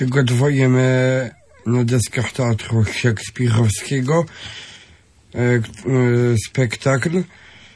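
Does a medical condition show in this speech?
Yes: Down syndrome; genetic, trisomy 21, extra chromosome 21, from birth.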